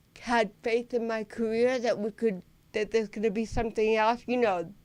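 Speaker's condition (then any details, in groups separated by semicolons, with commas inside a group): Cerebral palsy; lifelong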